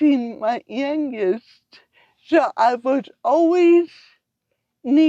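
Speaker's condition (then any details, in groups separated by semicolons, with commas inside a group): Cerebral palsy; from birth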